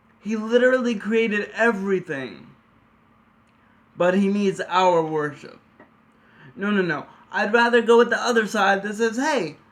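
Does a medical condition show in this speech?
Yes: cerebral palsy; spastic twitchy movements, wheelchair user; speech somewhat affected, occasional slurring, mostly controlled.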